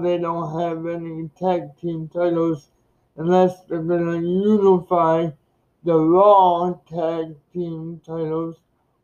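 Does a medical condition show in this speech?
Yes: cerebral palsy.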